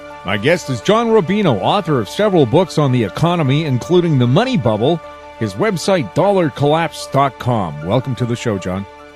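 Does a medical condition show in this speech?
No.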